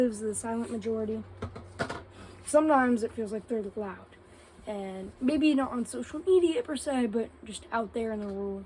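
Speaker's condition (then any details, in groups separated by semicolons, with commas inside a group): No condition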